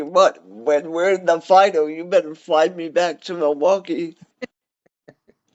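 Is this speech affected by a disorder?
Yes: cerebral palsy; cerebral palsy, wheelchair.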